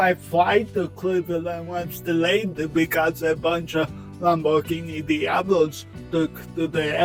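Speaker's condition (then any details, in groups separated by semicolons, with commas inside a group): Cerebral palsy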